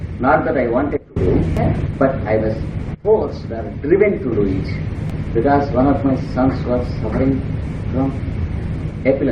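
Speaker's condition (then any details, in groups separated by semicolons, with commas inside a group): No condition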